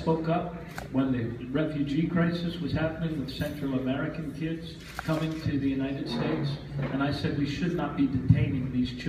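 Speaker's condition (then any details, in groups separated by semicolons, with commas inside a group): No condition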